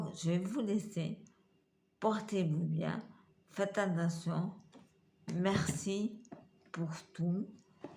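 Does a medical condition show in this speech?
Yes: multiple sclerosis; speaking is effortful exercise, speech possibly improving.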